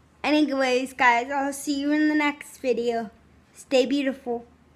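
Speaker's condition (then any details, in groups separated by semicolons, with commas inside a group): Cerebral palsy, spastic, severe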